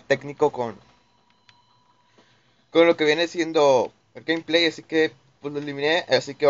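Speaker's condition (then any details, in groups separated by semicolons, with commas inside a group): No condition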